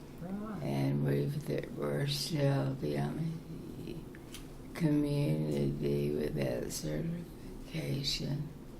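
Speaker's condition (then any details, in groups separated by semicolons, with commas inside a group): Parkinson's; very soft, low voice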